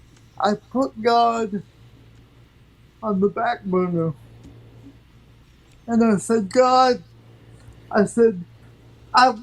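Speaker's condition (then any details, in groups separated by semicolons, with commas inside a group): Cerebral palsy; from birth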